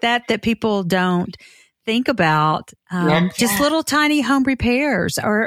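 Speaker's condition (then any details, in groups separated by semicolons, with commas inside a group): No condition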